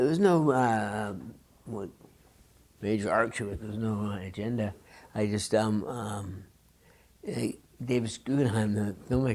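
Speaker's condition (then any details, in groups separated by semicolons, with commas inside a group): Parkinson's disease; high fall risk, trips over own feet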